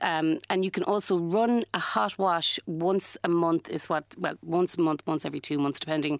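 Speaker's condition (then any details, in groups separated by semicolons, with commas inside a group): No condition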